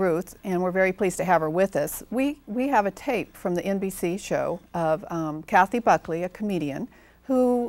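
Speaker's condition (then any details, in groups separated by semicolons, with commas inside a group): No condition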